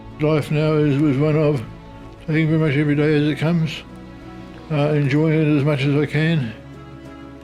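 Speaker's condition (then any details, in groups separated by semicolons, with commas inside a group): Parkinson's disease; onset after injury and surgery, asymmetric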